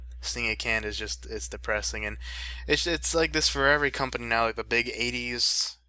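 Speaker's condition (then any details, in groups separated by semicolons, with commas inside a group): No condition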